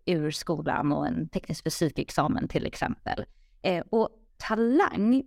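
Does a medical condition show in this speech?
No.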